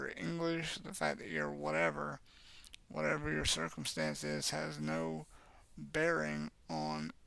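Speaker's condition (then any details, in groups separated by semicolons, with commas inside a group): Cerebral palsy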